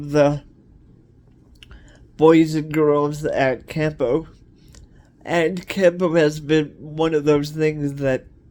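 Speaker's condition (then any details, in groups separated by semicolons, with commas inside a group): Cerebral palsy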